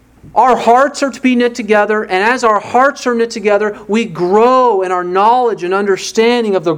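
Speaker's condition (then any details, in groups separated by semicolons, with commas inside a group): No condition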